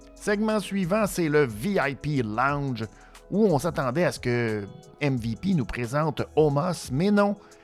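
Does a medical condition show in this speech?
No.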